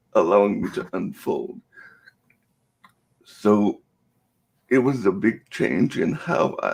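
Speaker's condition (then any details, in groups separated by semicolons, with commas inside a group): Cerebral palsy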